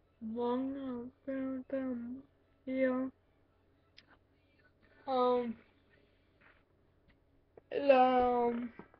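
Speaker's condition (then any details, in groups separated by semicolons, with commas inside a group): Cerebral palsy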